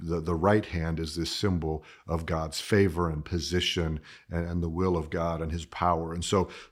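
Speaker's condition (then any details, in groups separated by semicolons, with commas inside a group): No condition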